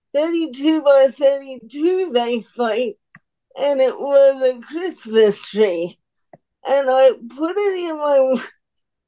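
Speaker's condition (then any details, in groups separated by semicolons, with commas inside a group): Cerebral palsy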